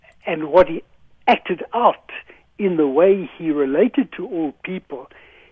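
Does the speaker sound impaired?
No.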